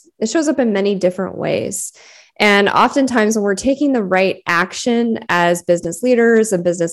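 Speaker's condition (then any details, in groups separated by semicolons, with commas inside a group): No condition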